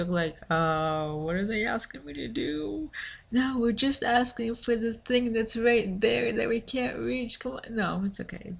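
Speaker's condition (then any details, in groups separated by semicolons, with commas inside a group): Cerebral palsy; speech impediment, may be hard to understand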